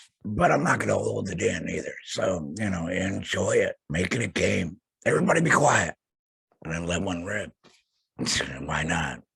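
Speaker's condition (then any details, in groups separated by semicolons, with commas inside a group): Laryngectomy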